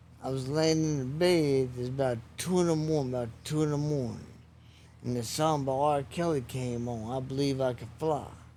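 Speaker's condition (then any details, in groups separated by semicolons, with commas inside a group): Traumatic brain injury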